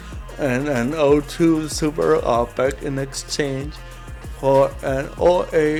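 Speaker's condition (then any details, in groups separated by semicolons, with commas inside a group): Cerebral palsy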